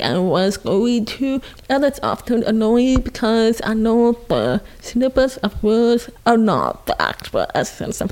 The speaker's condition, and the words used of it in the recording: Deafness. She learned to speak growing up so she can make herself understood.